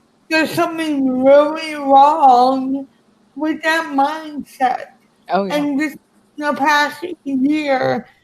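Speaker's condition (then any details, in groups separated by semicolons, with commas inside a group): Cerebral palsy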